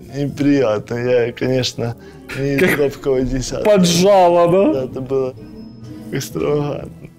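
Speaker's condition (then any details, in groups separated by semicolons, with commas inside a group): Cerebral palsy; affects movement coordination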